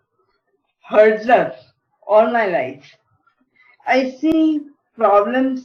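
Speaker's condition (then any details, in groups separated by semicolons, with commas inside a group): Cerebral palsy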